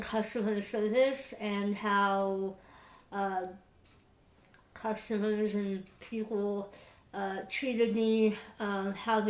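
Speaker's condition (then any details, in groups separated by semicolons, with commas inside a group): Moebius syndrome; small tongue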